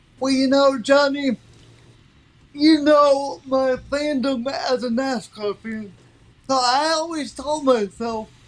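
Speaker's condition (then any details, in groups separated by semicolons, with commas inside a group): Cerebral palsy; from birth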